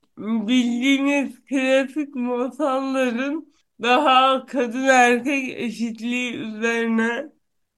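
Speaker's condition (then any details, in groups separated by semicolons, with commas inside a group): Cerebral palsy; neurological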